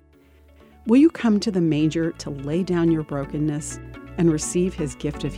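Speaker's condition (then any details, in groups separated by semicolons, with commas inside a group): No condition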